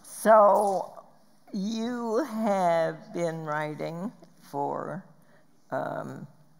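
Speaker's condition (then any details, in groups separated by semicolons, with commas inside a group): Spasmodic dysphonia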